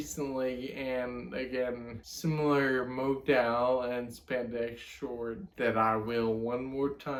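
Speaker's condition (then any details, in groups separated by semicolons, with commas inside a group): Friedreich's ataxia; fine motor difficulty, needs pressure relief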